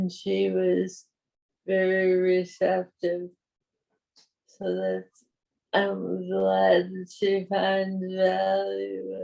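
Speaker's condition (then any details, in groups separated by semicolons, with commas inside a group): Parkinson's; awake brain surgery; voice weaker than before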